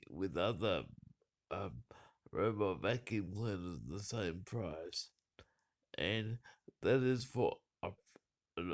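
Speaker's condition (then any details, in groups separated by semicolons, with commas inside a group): Cerebral palsy; uses wheelchair; cannot bend over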